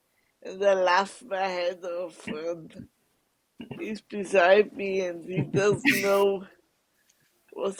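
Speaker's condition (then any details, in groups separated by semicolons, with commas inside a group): Multiple sclerosis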